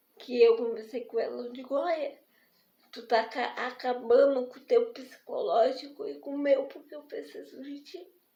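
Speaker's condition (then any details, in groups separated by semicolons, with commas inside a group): Spastic diplegic cerebral palsy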